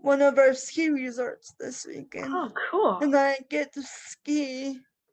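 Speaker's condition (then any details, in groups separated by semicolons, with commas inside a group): Cerebral palsy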